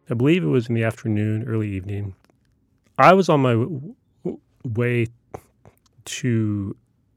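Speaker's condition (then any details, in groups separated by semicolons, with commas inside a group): Stutter; described as neurological, ongoing into adulthood; still stutters; prolonged sounds, blocks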